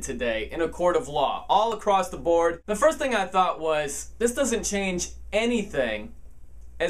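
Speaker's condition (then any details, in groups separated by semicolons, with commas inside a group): No condition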